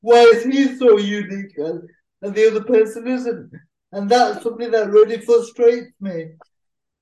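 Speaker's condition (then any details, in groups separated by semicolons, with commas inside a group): Cerebral palsy; cerebral palsy since childhood, uses a wheelchair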